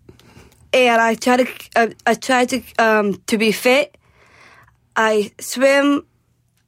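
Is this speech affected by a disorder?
Yes: Down syndrome; described as speaking eloquently, speaks publicly on Special Olympics' behalf.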